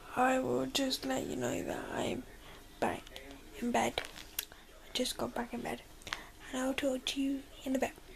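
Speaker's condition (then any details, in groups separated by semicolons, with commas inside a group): Cerebral palsy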